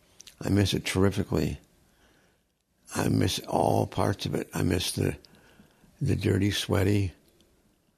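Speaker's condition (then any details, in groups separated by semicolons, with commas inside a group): Progressive supranuclear palsy; diagnosed about a year ago, cannot stand up, eyesight, vision and handwriting badly worsened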